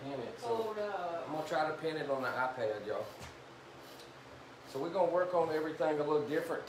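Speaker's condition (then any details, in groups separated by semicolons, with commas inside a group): No condition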